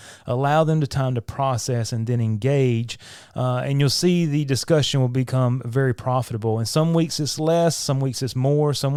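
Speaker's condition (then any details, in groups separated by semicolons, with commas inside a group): No condition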